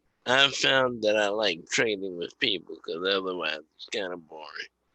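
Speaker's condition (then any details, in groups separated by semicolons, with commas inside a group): Cerebral palsy; wheelchair user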